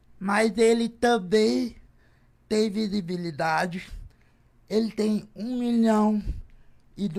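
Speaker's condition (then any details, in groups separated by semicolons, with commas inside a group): Cerebral palsy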